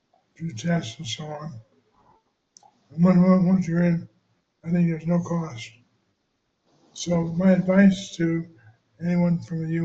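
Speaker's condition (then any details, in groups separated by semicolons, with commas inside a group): Non-relapsing progressive MS; no medication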